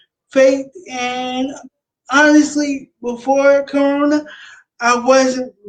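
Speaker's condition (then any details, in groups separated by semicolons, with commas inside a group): Cerebral palsy; sometimes cannot control tongue and speech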